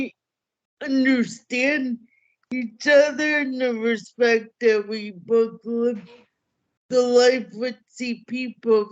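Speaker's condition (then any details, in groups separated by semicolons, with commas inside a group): Cerebral palsy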